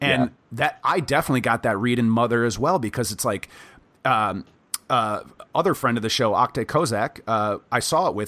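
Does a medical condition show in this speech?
No.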